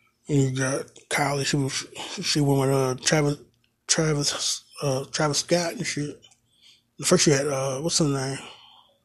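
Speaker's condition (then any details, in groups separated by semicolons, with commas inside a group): Stutter; speech impediment; stumbles over words mid-sentence, repeats words, still gets words out; repeated sounds, repeated words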